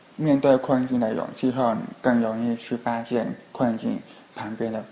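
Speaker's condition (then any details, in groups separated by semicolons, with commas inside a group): Hearing impairment; trouble following fast speech in Skype video meetings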